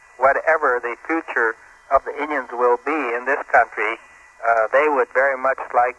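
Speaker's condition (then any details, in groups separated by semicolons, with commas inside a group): No condition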